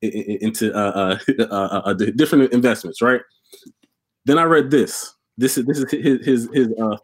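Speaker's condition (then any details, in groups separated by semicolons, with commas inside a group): Stuttering; stuttered all life since childhood, volunteered for public speaking in high school and college; repeated sounds, repeated words, prolonged sounds, blocks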